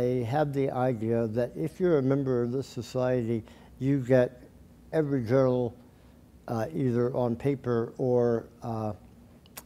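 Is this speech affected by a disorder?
Yes: tongue cancer surgery.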